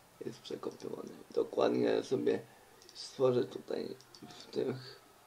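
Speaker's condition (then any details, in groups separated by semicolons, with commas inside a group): Cerebral palsy; uses wheelchair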